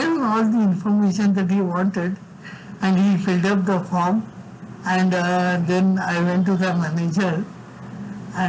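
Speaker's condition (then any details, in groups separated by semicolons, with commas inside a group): Severe cerebral palsy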